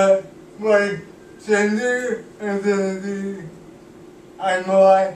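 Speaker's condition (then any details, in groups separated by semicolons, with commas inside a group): Cerebral palsy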